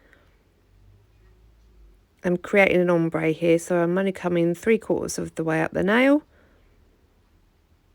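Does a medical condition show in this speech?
No.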